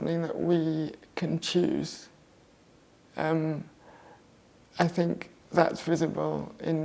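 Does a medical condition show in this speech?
Yes: cerebral palsy; left-sided muscle tension.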